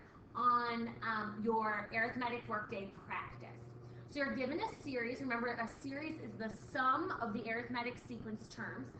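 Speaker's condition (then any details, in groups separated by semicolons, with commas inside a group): No condition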